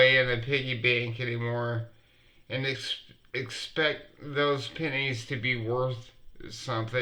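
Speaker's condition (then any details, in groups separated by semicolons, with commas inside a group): Multiple sclerosis; sometimes hard to breathe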